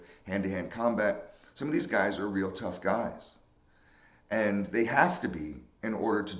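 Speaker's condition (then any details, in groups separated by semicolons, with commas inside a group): No condition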